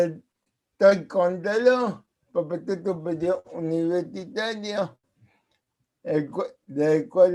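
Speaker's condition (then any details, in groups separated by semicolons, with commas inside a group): Cerebral palsy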